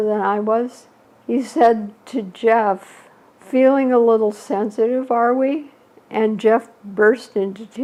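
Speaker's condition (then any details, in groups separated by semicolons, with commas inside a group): ALS; shortly after diagnosis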